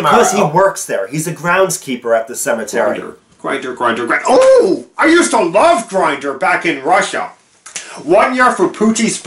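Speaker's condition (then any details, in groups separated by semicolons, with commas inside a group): No condition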